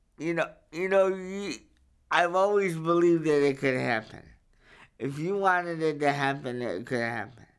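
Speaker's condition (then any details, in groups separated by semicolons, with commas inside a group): Cerebral palsy; verbal, able to speak up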